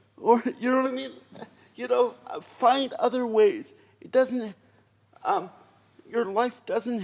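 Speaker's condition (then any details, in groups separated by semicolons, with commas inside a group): Cerebral palsy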